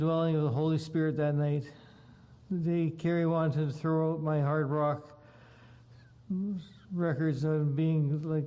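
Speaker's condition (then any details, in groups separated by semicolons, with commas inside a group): Parkinson's disease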